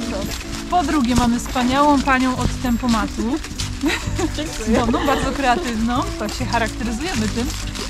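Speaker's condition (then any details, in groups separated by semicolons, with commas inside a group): No condition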